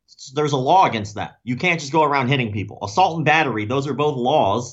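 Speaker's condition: Cleft lip and palate; congenital

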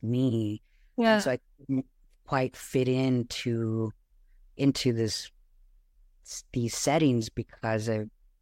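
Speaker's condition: Stuttering; on testosterone since age 23; stutters and pauses when speaking; pauses while talking, may need reminding where conversation is; prolonged sounds, blocks

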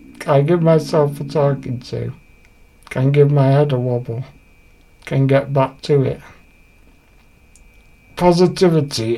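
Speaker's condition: Duchenne muscular dystrophy; diagnosed at age 5

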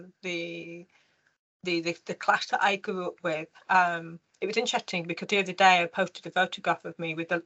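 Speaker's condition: Profound deafness, congenital; about 5% hearing one ear, 1% other, close to losing remaining 1%

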